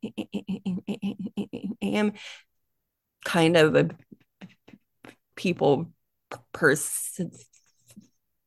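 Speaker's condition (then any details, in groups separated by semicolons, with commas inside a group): Stuttering; stutter since childhood, more severe when younger, quiet child avoiding speaking, NSA workshop in Fort Lauderdale; still stutters, no problems communicating at work, growing confidence; more comfortable the more people spoken to, sound repetitions; blocks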